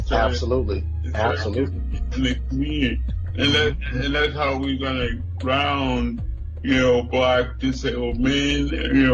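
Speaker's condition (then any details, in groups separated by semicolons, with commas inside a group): Cerebral palsy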